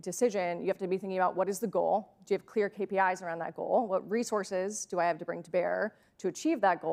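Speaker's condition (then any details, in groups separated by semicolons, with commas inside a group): No condition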